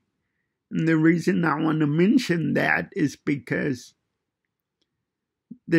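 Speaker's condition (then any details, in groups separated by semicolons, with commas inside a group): Cerebral palsy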